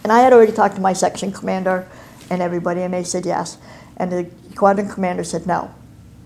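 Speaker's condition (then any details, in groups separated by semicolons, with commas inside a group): Cleft palate and cleft lip; congenital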